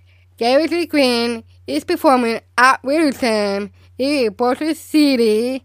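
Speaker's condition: Down syndrome; present from birth, diagnosed shortly after birth

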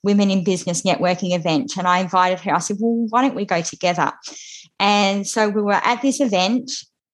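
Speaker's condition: Cleft lip and palate; tearful, crying near end

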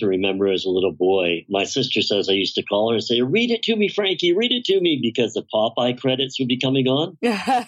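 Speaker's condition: Bilateral cleft lip and palate, severe; hardly understandable

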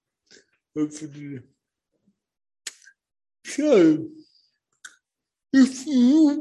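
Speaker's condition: Cerebral palsy; born not breathing

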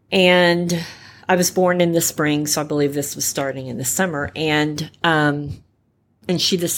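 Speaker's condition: Repaired cleft palate, cleft palate without cleft lip

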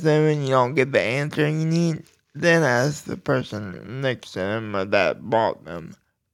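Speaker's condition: Cerebral palsy; low voice

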